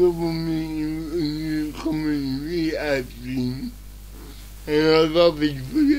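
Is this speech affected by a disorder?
Yes: cerebral palsy.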